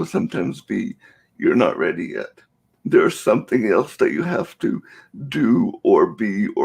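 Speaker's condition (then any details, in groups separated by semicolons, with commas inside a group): Cerebral palsy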